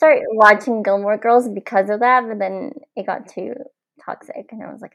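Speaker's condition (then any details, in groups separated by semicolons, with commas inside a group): Cleft palate; visible differences of mouth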